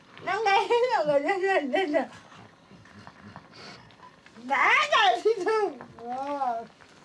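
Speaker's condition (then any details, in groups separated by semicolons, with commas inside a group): Cerebral palsy; severe, wheelchair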